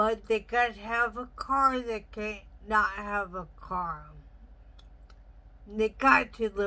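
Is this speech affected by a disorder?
Yes: traumatic brain injury.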